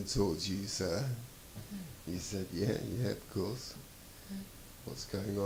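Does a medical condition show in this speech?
Yes: traumatic brain injury.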